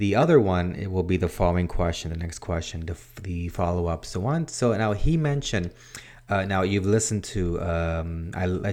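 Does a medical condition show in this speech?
No.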